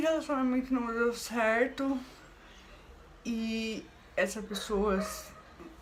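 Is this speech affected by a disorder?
Yes: cerebral palsy; right hemiparesis with dystonia, oxygen lack after birth.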